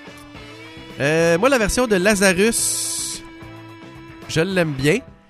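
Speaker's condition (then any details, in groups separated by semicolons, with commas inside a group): No condition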